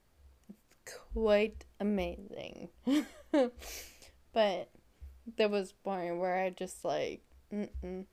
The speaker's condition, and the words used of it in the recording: Ataxia. It makes me spit when I talk or laugh.